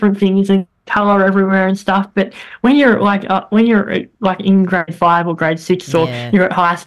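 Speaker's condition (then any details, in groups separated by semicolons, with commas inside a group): Bilateral cleft lip and palate; congenital bilateral cleft lip and palate, operations from three months, hip bone graft, throat operation; childhood voice squeaky, very airy, nasal, lifelong speech therapy, braces in teens, much improved since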